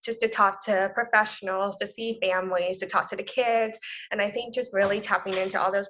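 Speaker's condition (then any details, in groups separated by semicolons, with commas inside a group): Profound deafness, cochlear implant, congenital profound; born profoundly deaf, cochlear implant user, sister same condition, mainstream schooling; uses cochlear implant, no hearing without it, implant not waterproof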